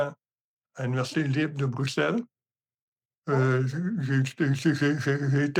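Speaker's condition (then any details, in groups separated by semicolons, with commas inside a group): Hemiparalysis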